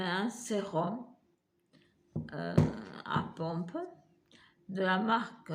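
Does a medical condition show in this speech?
Yes: multiple sclerosis.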